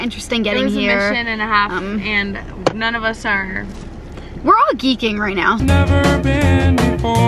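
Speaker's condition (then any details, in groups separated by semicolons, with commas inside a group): No condition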